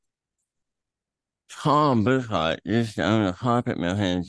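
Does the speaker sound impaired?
Yes: throat cancer, tumor through tongue, attached to epiglottis; voice affected by cancer, eating issues from tongue tumor, still talks at length.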